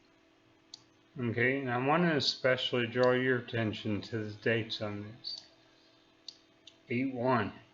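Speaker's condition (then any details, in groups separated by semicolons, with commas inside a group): Neurological disease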